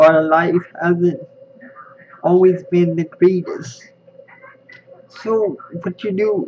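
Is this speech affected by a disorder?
Yes: spastic cerebral palsy; spastic quadriplegic, all four limbs including hands; speech not free-flowing, short of breath while talking, still sings.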